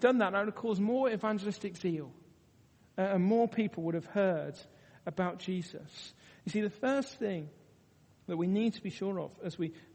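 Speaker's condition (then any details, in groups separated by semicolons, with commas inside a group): No condition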